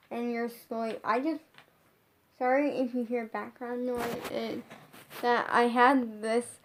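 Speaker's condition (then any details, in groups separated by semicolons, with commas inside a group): Brain injury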